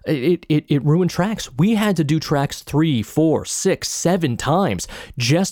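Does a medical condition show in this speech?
No.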